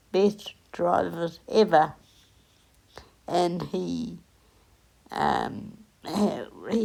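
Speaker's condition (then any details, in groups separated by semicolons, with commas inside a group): Cerebral palsy; onset at 8 days old; lifelong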